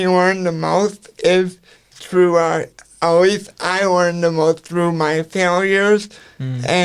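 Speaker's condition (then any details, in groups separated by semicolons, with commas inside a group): Cerebral palsy; all four limbs affected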